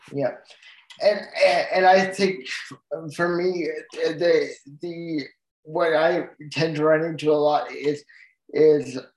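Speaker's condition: Cerebral palsy; full-time wheelchair user

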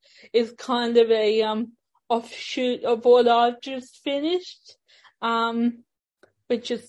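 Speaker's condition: Ataxic cerebral palsy; ambulant wheelchair user

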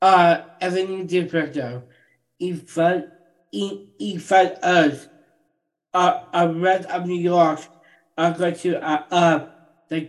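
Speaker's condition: Down syndrome; congenital, serious medical challenges at birth, open heart surgery before three months old

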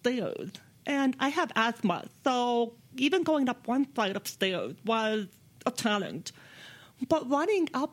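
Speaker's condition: Deafness; speaks with own voice

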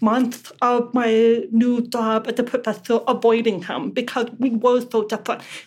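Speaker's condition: Deafness; relies on lip reading

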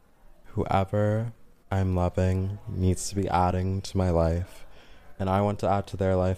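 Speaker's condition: No condition

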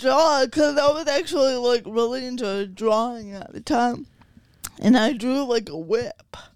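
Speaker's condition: Cerebral palsy

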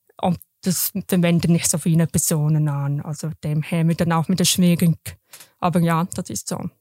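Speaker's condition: Deafness; congenital profound hearing loss to deafness, later cochlear implant

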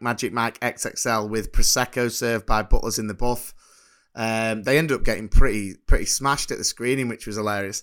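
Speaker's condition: No condition

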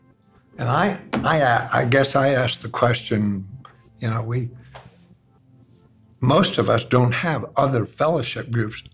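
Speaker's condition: ALS; diagnosed at an ALS clinic

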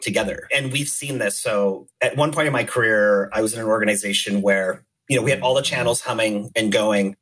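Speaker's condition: No condition

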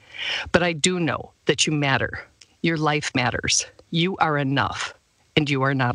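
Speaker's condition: No condition

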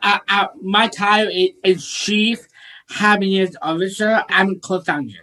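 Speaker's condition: Down syndrome; from birth, incomplete intestine, intestinal bypass surgery on day three, heart defect with two holes, congestive heart failure, open heart surgery in infancy

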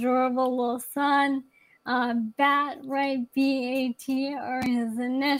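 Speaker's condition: ALS; young onset

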